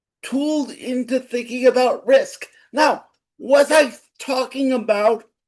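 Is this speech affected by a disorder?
Yes: cerebral palsy.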